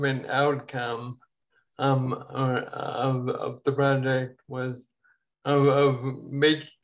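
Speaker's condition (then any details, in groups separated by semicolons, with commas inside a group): Ataxia; falls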